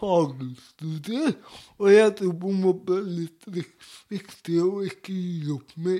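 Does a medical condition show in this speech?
Yes: cerebral palsy; speech difficulties.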